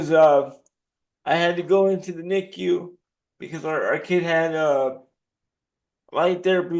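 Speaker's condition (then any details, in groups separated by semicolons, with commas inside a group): Cerebral palsy; dexterity issue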